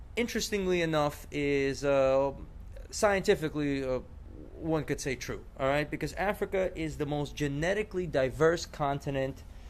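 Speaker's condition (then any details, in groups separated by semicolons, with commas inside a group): No condition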